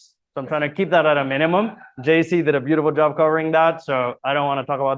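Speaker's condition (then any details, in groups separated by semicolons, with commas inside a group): No condition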